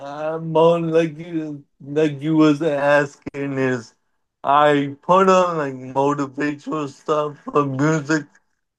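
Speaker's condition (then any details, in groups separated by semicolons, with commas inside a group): Cerebral palsy; present from birth, could walk a little as a child, wheelchair over the years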